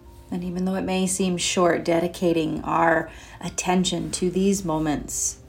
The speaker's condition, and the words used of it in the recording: None; typical speech.